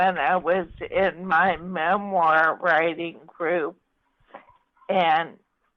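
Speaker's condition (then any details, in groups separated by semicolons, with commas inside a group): ALS; diagnosed about 14 years earlier; voice affected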